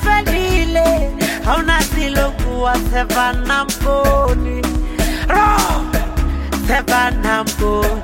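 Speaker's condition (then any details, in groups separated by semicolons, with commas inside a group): No condition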